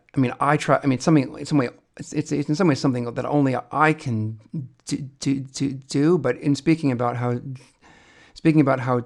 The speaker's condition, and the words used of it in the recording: Stuttering. It's not going to upset me. Like, I usually make a joke about it, and like I actually just do it deliberately to get its attention, and that always gets a laugh.